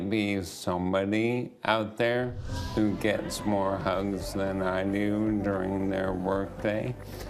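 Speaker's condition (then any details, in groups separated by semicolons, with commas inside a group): ALS; affects speech and mobility; diagnosed under a year ago; speech changes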